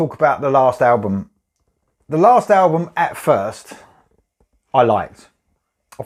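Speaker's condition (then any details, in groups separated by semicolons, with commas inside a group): No condition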